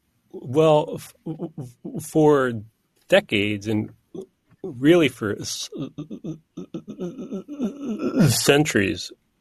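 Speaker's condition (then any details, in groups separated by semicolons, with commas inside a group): Stuttering; no stuttering when singing, singing uses a different neural pathway; repeated sounds, prolonged sounds, blocks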